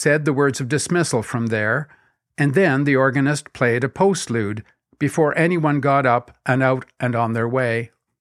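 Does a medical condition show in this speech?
No.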